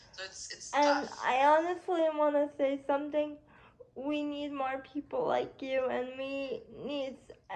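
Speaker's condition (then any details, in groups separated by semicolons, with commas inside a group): Cerebral palsy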